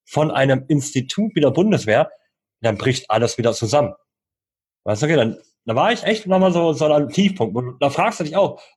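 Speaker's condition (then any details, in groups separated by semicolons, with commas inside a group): Cleft lip and palate, cleft lip, jaw and palate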